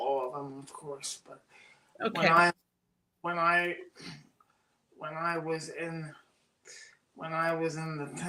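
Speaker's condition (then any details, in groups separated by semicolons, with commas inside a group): Cerebral palsy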